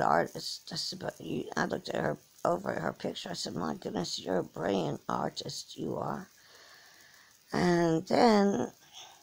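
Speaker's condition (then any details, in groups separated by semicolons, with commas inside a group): Cerebral palsy; from birth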